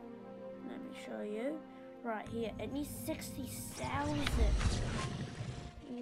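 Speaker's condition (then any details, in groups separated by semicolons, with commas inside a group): No condition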